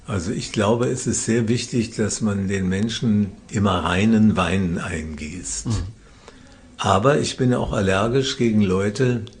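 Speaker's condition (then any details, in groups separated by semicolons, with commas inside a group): Parkinson's disease; first diagnosed by a psychiatrist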